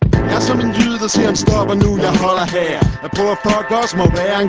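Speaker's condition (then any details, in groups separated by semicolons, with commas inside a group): No condition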